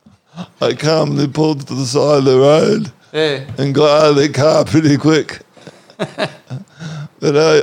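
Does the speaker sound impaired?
Yes: cerebral palsy; once cold stays cold.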